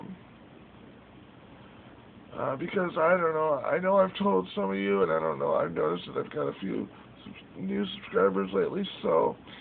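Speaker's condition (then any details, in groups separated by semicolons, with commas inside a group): Cerebral palsy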